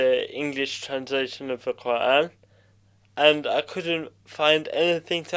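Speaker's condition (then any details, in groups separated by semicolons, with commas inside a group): Cerebral palsy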